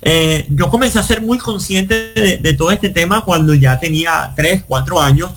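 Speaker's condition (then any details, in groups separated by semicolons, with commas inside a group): Cleft lip and palate; congenital complete cleft palate with cleft lip, no palatal bone, nasal passages joined, seven surgeries; nasal passage still open after seven surgeries; born with no possibility of speaking, now speaks a lot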